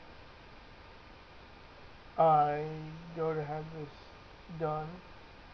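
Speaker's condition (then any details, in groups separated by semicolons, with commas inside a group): Cerebral palsy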